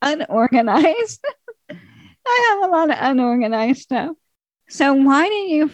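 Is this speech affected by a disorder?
Yes: ALS; described as dying, no cure; still able to swallow and eat without choking, feeding tube not yet used.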